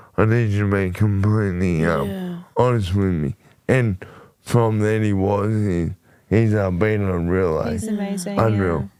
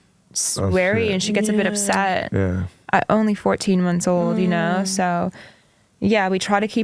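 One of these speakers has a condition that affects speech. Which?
The first: motor neurone disease; shoulder onset, shoulder biopsy; diagnosed within past year, ozone therapy and other treatments; voice became very nasal.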